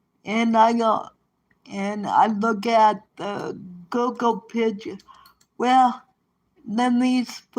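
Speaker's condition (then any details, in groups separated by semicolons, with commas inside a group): Cerebral palsy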